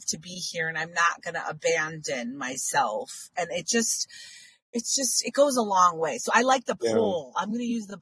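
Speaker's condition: No condition

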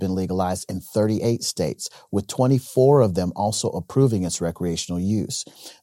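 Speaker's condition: No condition

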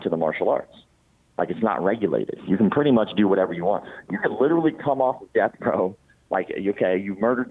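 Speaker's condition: Cleft palate; congenital

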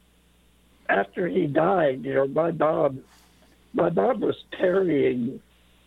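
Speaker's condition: Late-onset Pompe disease; over 250 infusions

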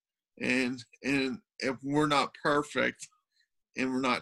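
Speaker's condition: Cerebral palsy; cerebral palsy since birth

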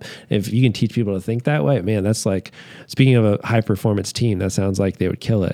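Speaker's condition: No condition

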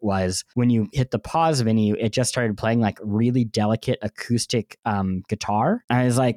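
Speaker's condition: Cleft lip and palate; bandaged

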